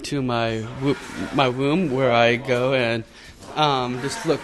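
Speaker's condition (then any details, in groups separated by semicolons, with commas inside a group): Down syndrome; congenital Down syndrome; age 31, Special Olympics competitor since age 8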